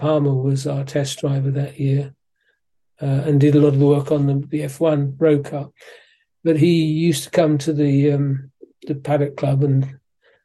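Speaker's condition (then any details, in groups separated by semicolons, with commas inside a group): Parkinson's disease; physiotherapy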